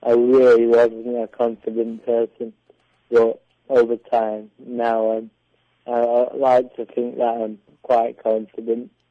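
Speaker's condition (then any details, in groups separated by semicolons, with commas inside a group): Cerebral palsy; diagnosed at birth, delayed developmental milestones, walked with walking frame, predicted lifelong electric wheelchair, prone to rounded shoulders; back muscle training straightened posture and brought shoulders back; predicted never to talk, parents paid for speech therapy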